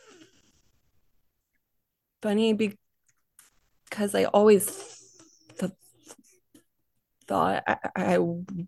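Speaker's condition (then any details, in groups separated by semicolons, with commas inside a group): Stuttering; stutter since childhood, more severe when younger, quiet child avoiding speaking, NSA workshop in Fort Lauderdale; still stutters, no problems communicating at work, growing confidence; more comfortable the more people spoken to, sound repetitions; repeated sounds, blocks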